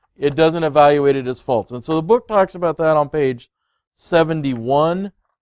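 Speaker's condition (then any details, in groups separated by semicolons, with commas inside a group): No condition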